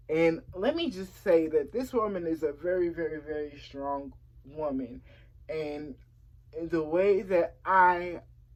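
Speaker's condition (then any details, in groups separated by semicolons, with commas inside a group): Cerebral palsy; since early childhood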